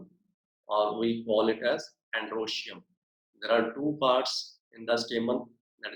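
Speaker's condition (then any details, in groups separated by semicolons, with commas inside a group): No condition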